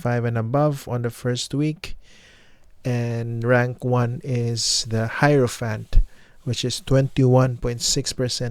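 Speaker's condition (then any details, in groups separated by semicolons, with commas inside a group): No condition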